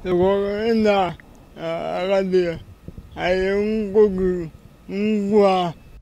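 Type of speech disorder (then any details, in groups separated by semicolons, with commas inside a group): Severe spastic dysarthria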